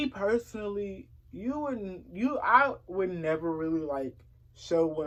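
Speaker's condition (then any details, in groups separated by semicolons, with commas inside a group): Cerebral palsy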